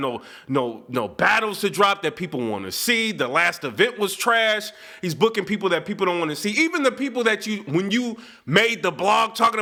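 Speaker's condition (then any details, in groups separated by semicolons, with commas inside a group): No condition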